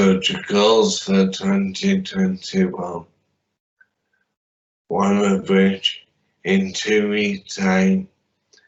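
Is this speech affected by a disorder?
Yes: traumatic brain injury; limb injuries.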